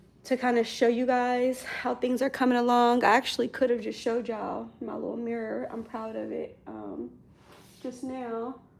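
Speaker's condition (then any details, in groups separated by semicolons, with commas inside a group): No condition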